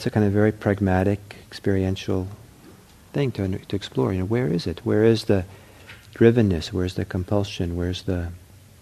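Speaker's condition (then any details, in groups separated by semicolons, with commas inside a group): No condition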